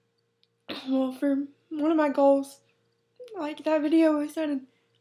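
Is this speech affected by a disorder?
Yes: cerebral palsy, spastic, mild.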